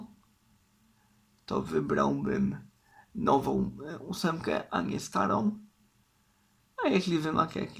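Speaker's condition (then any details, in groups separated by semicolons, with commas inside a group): Cerebral palsy; uses wheelchair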